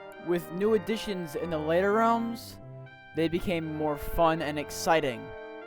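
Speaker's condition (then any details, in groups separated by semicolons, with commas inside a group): No condition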